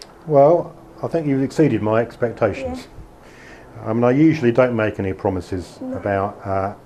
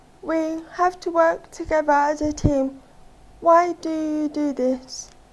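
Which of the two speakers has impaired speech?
The second: cerebral palsy; orthopaedic operations.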